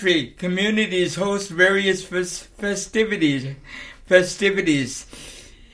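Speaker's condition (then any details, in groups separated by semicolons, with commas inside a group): Cerebral palsy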